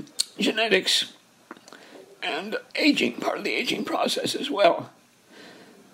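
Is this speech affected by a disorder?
Yes: dysphonia; dysphonia from voice misuse over half a century, genetics, aging; steroids taken to finish last 30 songs of 20th century project; lost voice, voice about 60% of former on last 30 songs, singing poor.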